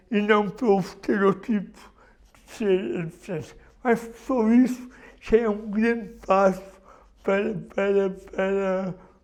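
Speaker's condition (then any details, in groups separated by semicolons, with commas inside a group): Cerebral palsy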